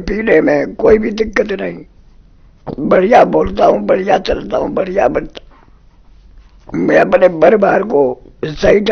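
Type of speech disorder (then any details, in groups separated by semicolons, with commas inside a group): Speech with a voice prosthesis; laryngectomy for throat cancer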